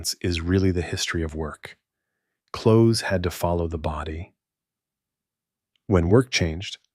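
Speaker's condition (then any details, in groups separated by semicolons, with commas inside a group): No condition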